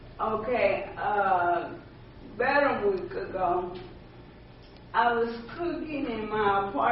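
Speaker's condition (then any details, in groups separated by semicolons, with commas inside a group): Cerebral palsy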